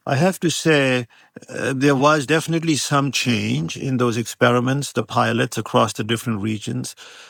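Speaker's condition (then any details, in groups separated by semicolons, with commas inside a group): No condition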